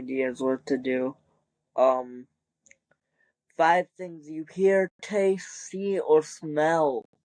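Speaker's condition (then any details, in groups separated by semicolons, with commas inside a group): Cerebral palsy; wheelchair user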